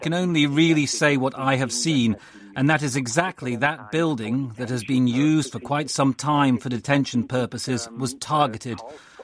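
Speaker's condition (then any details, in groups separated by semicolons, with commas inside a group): No condition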